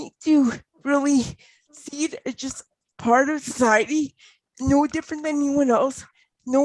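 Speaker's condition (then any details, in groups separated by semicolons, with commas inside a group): Cerebral palsy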